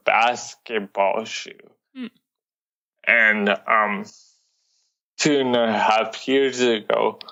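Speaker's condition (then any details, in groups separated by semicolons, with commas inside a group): Cerebral palsy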